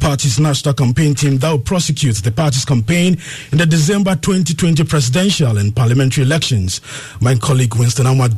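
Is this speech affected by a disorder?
No.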